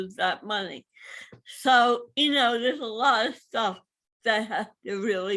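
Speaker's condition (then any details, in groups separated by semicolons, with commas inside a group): Cerebral palsy; speech not perfect, voice-activated software garbles speech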